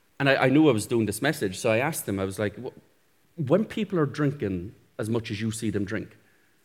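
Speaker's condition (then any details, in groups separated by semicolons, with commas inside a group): No condition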